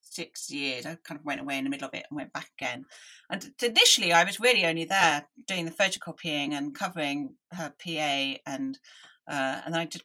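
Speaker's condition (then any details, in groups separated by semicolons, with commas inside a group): Deafness; listening took effort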